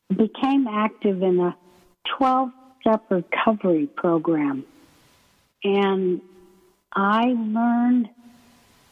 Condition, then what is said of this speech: ALS (motor neuron disease). I've learned to pace myself when I speak with my breathing